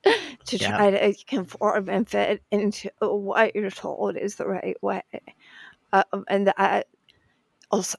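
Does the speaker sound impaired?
Yes: spasmodic dysphonia; diagnosed after praying for normal voice, repeated Botox injections silenced voice.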